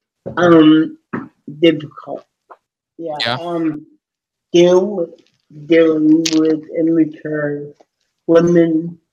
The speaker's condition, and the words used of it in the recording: Cerebral palsy. But he had this profound disability, this big speech impediment, which he calls his accent.